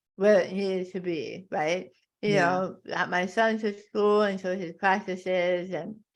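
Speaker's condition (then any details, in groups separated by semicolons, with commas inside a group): Tongue cancer; half tongue removed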